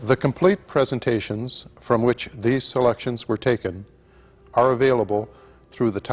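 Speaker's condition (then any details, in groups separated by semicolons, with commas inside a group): No condition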